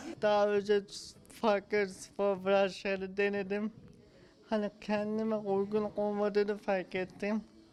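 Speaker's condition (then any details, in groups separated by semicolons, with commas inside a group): Cerebral palsy; since birth, wheelchair user; weakened muscles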